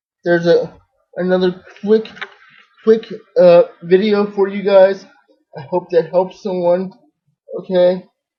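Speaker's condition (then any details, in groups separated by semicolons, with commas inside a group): Cerebral palsy, spastic diplegia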